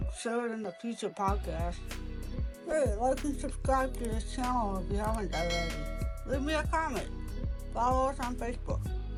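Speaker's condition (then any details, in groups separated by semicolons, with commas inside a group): Cerebral palsy; later onset, hearing loss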